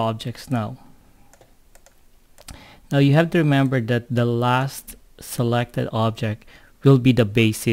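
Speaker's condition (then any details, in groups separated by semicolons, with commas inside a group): No condition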